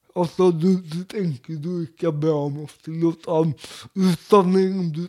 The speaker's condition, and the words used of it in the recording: Cerebral palsy. Jeg har jo opplevd veldig ofte å bli forvekslet at jeg er full.